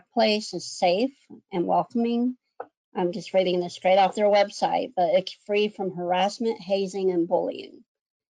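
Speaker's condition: Cleft lip and palate; one or two surgeries a year

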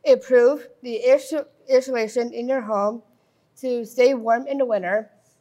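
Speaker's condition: Down syndrome; congenital

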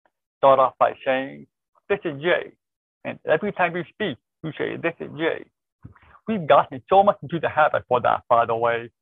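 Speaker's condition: Deafness; born deaf, cochlear implant, relies on lip reading and visual media; hears okay with cochlear implant, still needs lip reading and captioning to follow online meetings

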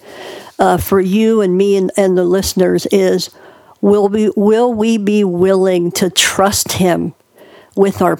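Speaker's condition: Cleft palate; born two months premature

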